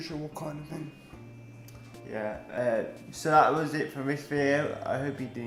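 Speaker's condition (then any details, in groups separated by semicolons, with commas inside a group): Quadriplegic cerebral palsy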